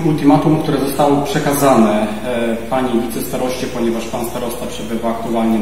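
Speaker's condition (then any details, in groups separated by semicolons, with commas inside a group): No condition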